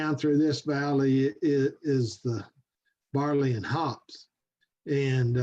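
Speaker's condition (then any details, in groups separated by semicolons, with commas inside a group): No condition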